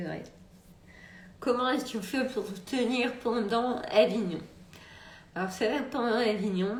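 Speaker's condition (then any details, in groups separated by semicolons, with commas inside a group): Multiple sclerosis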